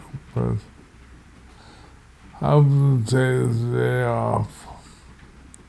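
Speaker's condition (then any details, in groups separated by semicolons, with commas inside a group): Multiple sclerosis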